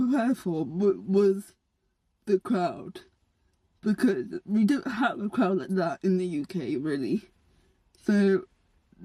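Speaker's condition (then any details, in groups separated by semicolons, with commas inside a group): Cerebral palsy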